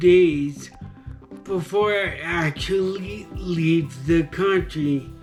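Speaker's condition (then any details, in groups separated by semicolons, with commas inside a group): Traumatic brain injury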